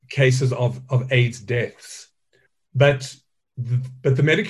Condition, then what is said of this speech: Stuttering. Well, I think the first challenge that I had, which I still live with, is a speech impediment.